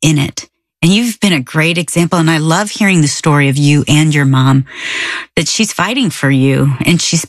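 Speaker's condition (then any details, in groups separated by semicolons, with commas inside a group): No condition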